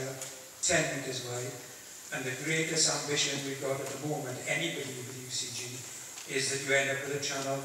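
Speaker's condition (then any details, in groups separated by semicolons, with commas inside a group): No condition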